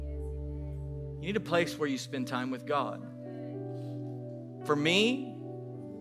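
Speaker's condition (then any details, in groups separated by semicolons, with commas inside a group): No condition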